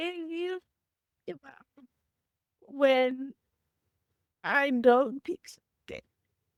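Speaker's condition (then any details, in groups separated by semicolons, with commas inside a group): Cerebral palsy; from birth; physical therapy; had speech therapy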